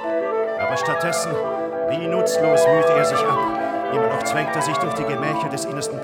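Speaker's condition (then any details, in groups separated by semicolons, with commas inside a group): No condition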